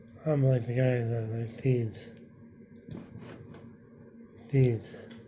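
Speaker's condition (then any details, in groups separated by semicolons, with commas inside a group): Parkinson's disease; voice not very good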